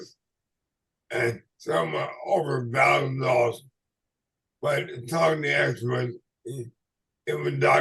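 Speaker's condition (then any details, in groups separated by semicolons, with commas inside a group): ALS/MND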